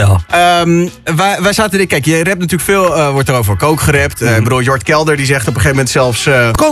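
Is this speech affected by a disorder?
No.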